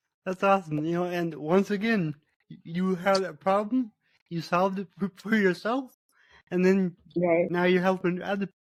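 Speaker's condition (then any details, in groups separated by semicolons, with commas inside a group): Cerebral palsy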